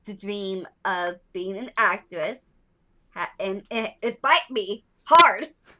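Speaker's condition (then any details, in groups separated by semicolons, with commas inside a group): Down syndrome; lifelong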